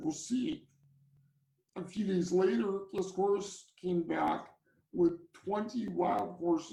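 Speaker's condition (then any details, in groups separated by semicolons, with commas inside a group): Cerebral palsy; from birth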